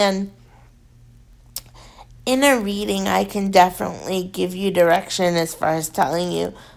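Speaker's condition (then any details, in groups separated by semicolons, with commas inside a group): Cerebral palsy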